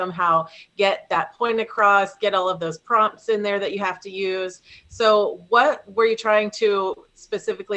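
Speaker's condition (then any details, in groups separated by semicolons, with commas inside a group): No condition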